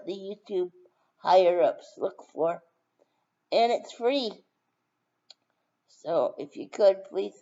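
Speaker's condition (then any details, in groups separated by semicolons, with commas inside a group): Brain injury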